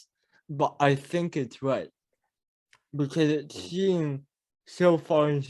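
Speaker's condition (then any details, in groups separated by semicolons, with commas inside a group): Cerebral palsy; mild speech impediment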